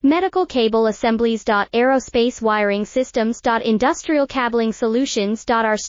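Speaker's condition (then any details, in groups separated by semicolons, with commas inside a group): No condition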